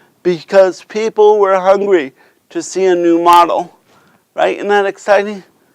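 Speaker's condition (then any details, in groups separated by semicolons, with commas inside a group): Cerebral palsy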